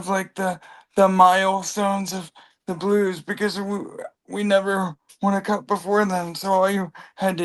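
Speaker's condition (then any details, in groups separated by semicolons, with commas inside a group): Cerebral palsy; from birth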